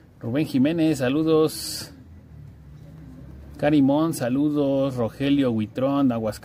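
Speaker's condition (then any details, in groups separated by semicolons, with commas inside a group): No condition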